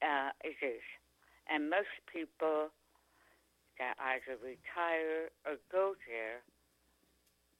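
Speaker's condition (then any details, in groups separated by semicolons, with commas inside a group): Tongue cancer; 3/4 tongue removed by dr. Oxford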